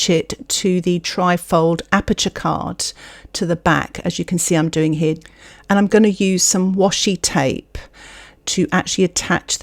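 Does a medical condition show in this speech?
No.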